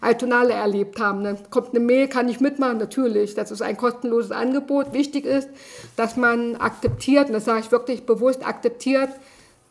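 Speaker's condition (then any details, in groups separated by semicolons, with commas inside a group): Deafness; Ava app on iPhone for captions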